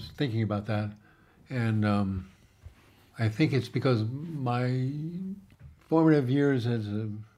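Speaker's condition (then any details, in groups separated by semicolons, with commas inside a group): Parkinson's disease; tremor-predominant, diagnosed some time ago, deep brain stimulation surgery, brain electrodes with battery pack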